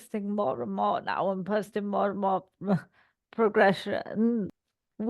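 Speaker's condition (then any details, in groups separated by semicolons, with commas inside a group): Cerebral palsy; all four limbs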